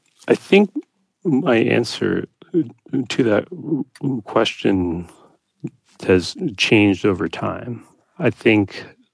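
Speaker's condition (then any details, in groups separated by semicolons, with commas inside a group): Stutter; since childhood, persisting into adulthood; halting speech heard in interview; repetitions, long painful blocks on first part of words, trouble breathing during blocks, urge to avoid talking; prolonged sounds, blocks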